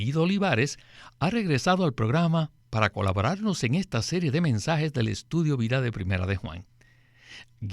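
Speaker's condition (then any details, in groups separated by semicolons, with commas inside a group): No condition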